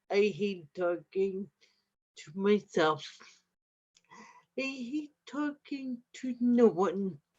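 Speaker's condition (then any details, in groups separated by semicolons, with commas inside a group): Cerebral palsy; adult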